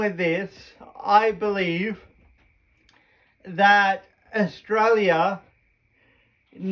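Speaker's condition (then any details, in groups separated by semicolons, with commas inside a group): Cerebral palsy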